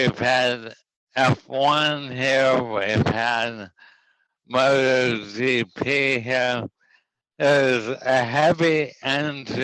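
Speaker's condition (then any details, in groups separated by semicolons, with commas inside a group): ALS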